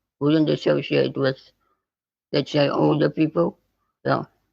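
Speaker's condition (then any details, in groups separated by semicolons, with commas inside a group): Spinal muscular atrophy type 2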